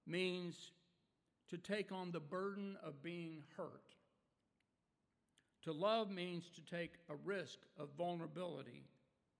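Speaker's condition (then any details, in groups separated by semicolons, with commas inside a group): No condition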